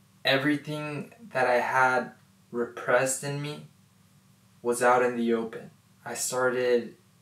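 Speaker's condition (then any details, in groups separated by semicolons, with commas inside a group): No condition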